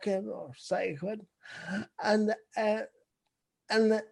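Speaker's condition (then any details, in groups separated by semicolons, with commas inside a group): Cerebral palsy; visible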